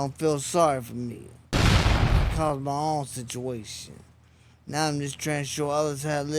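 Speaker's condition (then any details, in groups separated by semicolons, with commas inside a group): Traumatic brain injury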